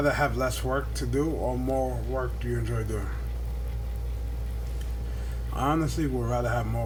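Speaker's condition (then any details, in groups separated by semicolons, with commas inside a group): No condition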